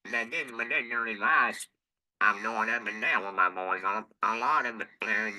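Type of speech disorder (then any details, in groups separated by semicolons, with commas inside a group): Electrolarynx speech; laryngectomy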